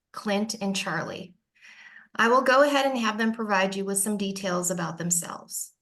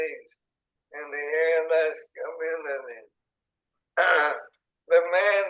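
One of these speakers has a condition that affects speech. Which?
The second: ALS; onset in hands and arms, tracheostomy; diagnosed nine years ago, tracheostomy ventilation, paralyzed six years; fully dependent on eye gaze device to communicate, speaking through a speech-generating device.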